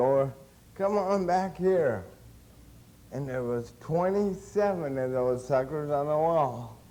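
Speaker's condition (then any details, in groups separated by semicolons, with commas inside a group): Cerebral palsy; since birth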